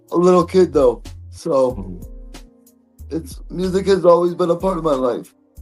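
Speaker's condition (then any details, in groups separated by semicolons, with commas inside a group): Cerebral palsy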